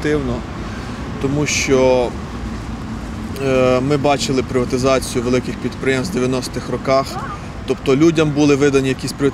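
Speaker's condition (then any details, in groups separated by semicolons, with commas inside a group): No condition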